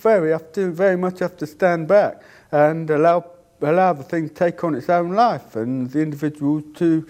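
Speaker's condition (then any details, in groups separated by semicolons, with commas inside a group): Deafness; cannot hear own voice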